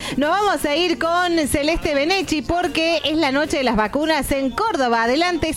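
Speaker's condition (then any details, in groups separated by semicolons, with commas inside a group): No condition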